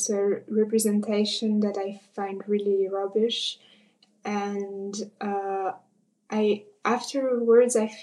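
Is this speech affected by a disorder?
Yes: covert stuttering; gradual onset in puberty, worse end of high school, father stuttered, therapy exercises unhelpful; early in accepting stutter, trying to be less covert; hid stutter with techniques in German, French, not in English, grew silent from fear; here blocks.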